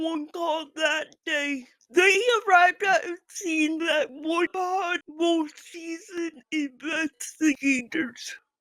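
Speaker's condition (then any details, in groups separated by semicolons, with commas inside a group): Physical speech impairment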